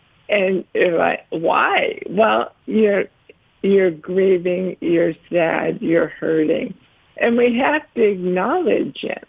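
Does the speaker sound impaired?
Yes: ALS; ALS at 47 after a year of running into walls, no use of hands, arms, legs; about 7 years since diagnosis, slow progressor, types with eyes on computer; tongue affected, speaks more slowly than before, worried about voice, held up over 15 minutes.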